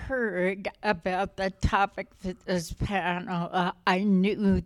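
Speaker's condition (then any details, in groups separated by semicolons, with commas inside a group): Essential tremor; essential tremor affecting voice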